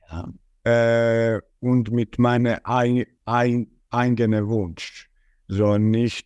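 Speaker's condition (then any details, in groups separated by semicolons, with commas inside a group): Stuttering; stuttering since age 5, about 32 years since onset; blocks, monitors where tension builds before a block, earlier could not manage phone calls; repeated sounds, blocks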